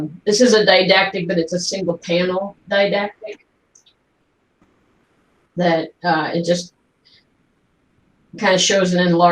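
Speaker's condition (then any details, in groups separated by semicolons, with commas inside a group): No condition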